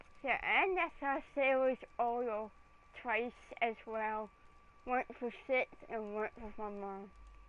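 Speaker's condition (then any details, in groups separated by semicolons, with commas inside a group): Cerebral palsy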